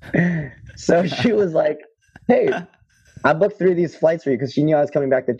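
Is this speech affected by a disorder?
No.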